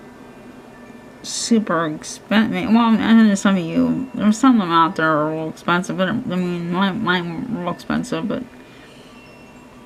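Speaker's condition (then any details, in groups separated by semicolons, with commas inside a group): Cerebral palsy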